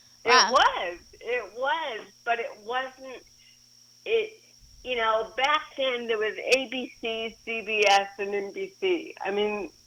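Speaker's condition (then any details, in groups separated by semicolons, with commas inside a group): Cerebral palsy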